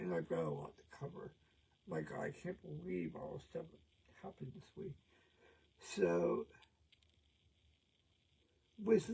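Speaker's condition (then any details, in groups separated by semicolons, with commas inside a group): Cerebral palsy; present since birth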